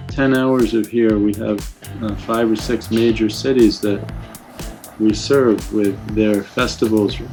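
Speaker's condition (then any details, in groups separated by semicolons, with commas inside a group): No condition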